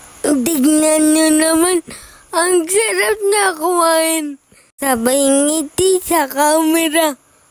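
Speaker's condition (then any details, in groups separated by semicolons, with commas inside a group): Cerebral palsy; affects hands, cannot write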